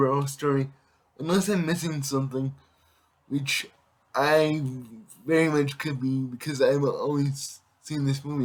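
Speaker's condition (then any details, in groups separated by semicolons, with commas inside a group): Cerebral palsy; able to speak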